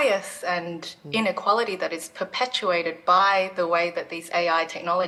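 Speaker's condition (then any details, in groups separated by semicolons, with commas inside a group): No condition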